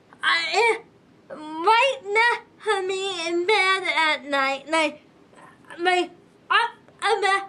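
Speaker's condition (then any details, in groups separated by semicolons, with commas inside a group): Cerebral palsy, spastic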